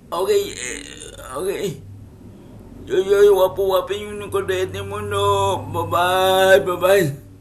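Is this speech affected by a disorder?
Yes: cerebral palsy; congenital, uses wheelchair; speaking style due to condition.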